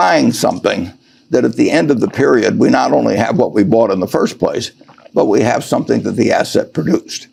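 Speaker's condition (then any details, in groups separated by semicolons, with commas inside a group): No condition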